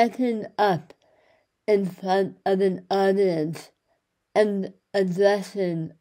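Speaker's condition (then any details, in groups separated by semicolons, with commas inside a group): Speech loss after cancer treatment; speech loss after cancer surgery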